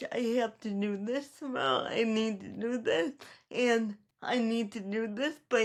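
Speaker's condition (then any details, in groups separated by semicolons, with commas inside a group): Cerebral palsy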